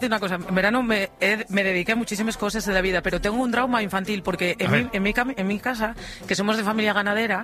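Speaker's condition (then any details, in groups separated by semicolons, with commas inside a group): No condition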